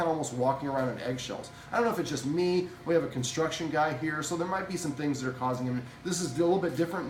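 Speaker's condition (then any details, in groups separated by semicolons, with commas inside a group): No condition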